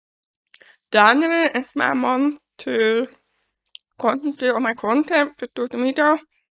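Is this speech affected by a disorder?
Yes: deafness; congenital deafness, born deaf.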